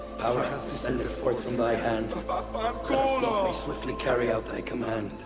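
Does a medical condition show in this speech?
No.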